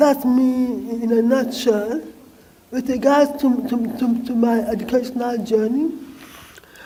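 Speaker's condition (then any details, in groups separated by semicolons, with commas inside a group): Cerebral palsy; diagnosed by brain scan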